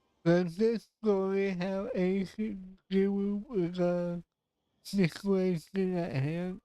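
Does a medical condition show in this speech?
Yes: cerebral palsy; affects voice.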